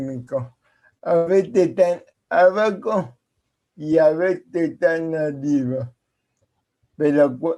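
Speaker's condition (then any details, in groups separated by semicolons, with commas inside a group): Cerebral palsy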